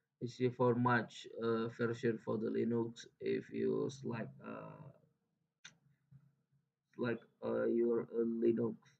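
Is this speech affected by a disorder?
No.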